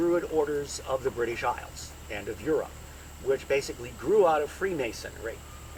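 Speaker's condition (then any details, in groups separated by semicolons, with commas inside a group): No condition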